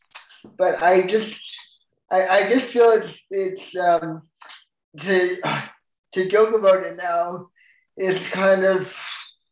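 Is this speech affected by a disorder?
Yes: cerebral palsy; full-time wheelchair user.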